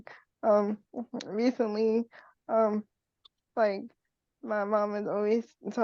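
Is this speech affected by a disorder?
Yes: cerebral palsy; wheelchair user.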